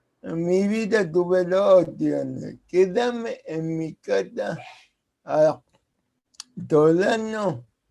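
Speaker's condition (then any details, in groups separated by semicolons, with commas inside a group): Cerebral palsy; speaks as if with potato in mouth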